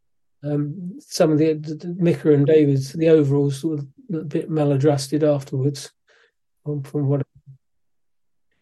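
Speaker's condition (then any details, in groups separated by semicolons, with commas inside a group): Parkinson's disease; suspected for a while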